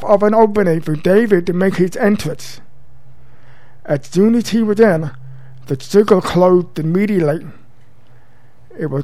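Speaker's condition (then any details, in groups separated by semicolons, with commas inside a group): Profound deafness since birth; congenital, total deafness; speaks orally as guest on radio show; learned speech via daily school speech therapy, mother's home drills feeling throat vibrations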